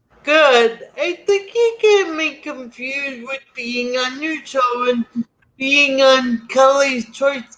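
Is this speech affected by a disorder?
Yes: cerebral palsy; atypical gait.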